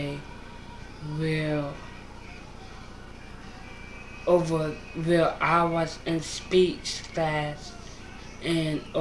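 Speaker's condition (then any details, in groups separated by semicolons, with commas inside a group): Mild cerebral palsy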